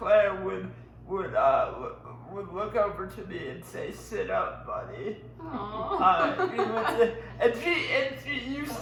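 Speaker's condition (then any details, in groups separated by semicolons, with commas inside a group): Cerebral palsy; powered wheelchair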